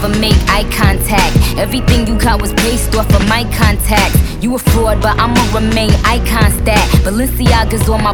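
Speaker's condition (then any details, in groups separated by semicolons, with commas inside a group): No condition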